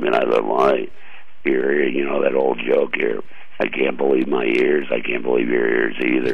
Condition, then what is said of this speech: Throat cancer. Chicks like it when you call with a voice like that and talk dirty to them.